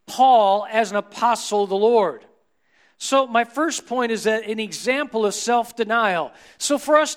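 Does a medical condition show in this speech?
No.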